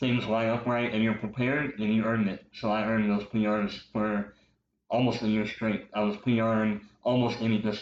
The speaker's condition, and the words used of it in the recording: Cleft palate. I was born with a cleft lip and a cleft palate, which is why I have a speech impediment.